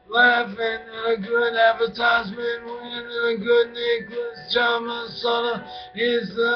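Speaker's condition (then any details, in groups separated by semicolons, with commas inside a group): Brain injury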